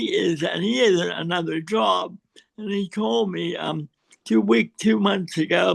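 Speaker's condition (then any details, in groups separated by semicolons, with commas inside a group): Cerebral palsy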